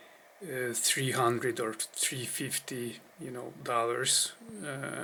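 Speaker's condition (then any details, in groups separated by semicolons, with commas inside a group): No condition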